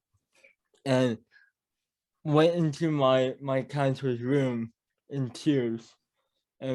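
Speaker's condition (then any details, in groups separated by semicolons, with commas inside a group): Cerebral palsy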